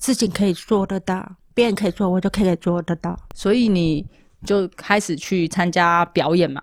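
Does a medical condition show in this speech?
Yes: moderate-to-severe hearing loss; wears hearing aids, car accident with seven days bedridden, rehabilitation to dance again; hearing aid taken off during recording and held to microphone, then only sees lips moving.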